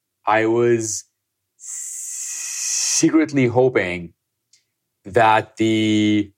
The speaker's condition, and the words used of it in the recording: Stuttering. So for all of you out there listening to this, your internet is working just fine.